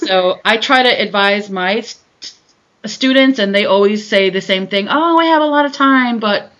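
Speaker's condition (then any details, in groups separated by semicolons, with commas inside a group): No condition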